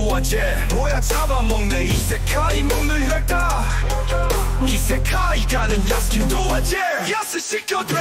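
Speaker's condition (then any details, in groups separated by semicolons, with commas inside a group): No condition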